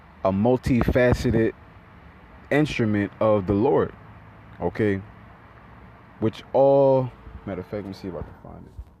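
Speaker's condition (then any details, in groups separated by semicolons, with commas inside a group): No condition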